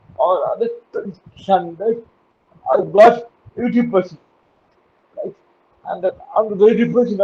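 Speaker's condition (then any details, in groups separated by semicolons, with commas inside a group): Cerebral palsy; uses wheelchair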